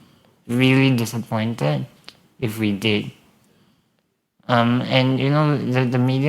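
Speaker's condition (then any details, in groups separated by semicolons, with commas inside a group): Spinal muscular atrophy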